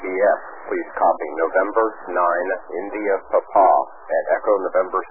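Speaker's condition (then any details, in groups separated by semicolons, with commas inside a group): No condition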